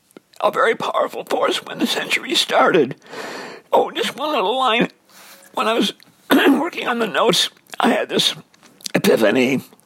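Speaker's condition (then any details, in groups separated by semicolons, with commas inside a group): Dysphonia; raspy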